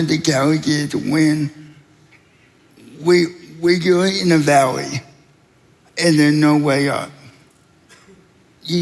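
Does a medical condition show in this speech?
Yes: cerebral palsy.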